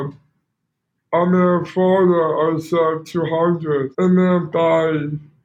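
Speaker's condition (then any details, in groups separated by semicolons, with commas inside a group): Down syndrome; congenital, two holes in heart, open heart surgery under 5 months, four major ear surgeries, small ear canals; learning vocabulary and speaking, applying 1% better each day principle to cognitive development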